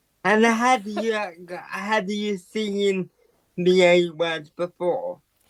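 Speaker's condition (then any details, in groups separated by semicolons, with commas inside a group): Quadriplegic cerebral palsy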